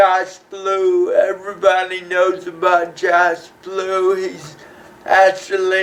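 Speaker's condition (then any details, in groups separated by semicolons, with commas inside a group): Cerebral palsy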